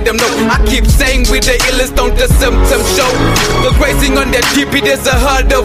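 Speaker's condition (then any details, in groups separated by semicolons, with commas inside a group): No condition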